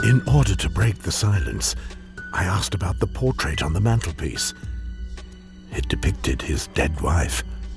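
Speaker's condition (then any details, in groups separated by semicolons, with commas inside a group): No condition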